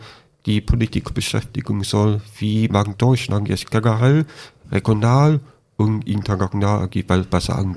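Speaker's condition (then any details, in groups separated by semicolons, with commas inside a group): Deafness with cochlear implant, congenital deafness; born deaf, cochlear implant surgery at 13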